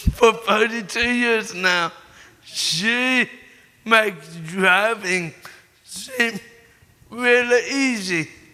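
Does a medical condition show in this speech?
Yes: cerebral palsy; born premature.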